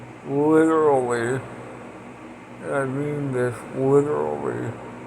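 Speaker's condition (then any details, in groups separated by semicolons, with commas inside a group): Parkinson's; speech impediment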